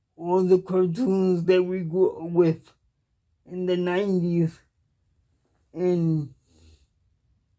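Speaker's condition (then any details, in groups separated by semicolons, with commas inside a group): Cerebral palsy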